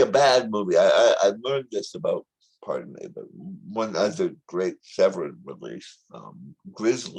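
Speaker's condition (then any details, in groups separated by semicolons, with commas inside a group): Tongue cancer surgery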